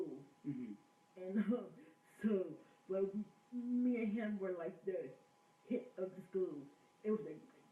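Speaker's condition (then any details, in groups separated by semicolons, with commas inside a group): Cerebral palsy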